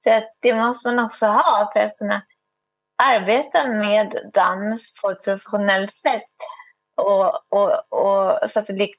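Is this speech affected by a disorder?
Yes: cerebral palsy, spastic.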